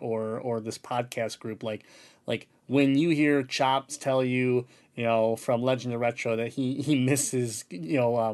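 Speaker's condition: Cleft palate; childhood surgeries at children's hospital

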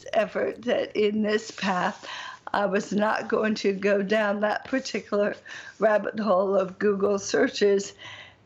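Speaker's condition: Bulbar ALS; bulbar onset ALS, speech, expected faster progression, voice expected to go sooner

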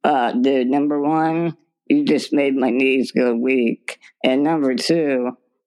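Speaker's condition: Spinal muscular atrophy; progressive muscle weakness, wheelchair user, told was dead 14 years ago; weighs 44 pounds, started medication to stop worsening about two months ago

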